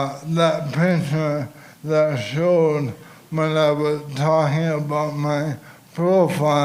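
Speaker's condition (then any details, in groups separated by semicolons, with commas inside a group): ALS; uses AI voice clone, types speech, dislikes own voice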